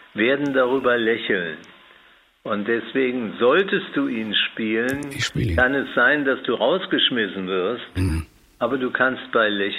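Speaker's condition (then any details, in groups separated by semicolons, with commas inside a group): Parkinson's disease; years of hand tremor holding a glass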